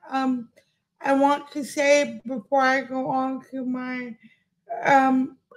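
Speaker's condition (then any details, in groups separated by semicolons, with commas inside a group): Cerebral palsy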